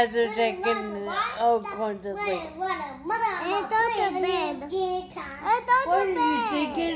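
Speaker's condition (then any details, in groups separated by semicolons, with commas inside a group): Traumatic brain injury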